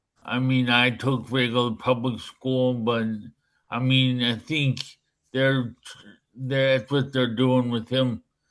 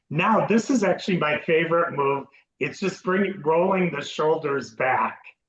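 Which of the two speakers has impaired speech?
The first: brain injury.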